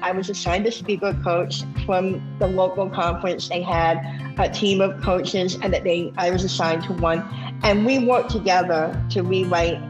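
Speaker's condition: Bilateral cleft lip and palate; congenital

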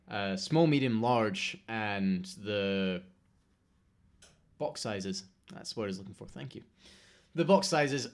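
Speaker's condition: No condition

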